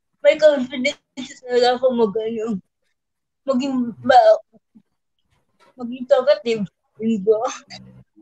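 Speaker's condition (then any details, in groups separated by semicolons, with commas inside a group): Cerebral palsy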